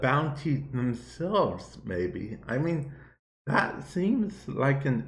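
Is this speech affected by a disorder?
Yes: cerebral palsy; affects speech a bit, viewer asked why talking like that.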